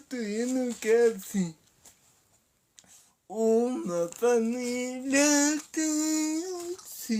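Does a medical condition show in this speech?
Yes: paralysis.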